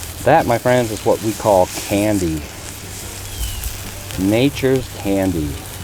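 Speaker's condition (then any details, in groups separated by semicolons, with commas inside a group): No condition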